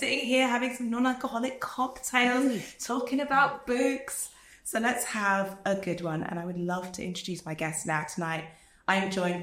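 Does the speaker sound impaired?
No.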